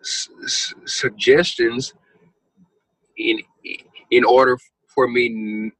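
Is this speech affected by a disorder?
Yes: stuttering; stuttering since childhood; ongoing stutter, may never stop stuttering; stutter audible in recording, formerly heavily hindered speaking; here repeated sounds, repeated words, prolonged sounds, blocks.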